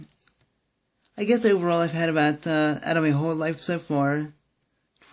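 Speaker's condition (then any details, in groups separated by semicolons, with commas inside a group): Cerebral palsy; speaks fast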